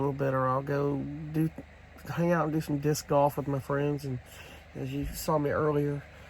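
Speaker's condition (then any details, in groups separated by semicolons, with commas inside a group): No condition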